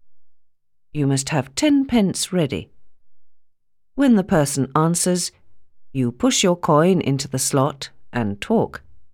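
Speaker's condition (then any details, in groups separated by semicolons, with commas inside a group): No condition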